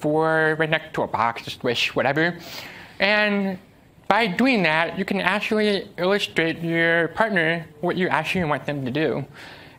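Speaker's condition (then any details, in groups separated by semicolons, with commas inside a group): Deafness; uses American Sign Language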